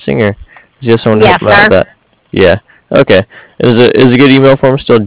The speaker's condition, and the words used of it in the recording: None; typical speech.